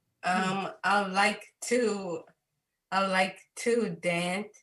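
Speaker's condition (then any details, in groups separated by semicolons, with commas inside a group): Cerebral palsy; caused by stroke; diagnosed around age one, therapies from early childhood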